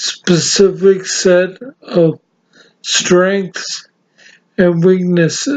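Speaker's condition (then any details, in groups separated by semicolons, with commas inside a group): Severe brain injury; variable speech patterns defeated voice recognition software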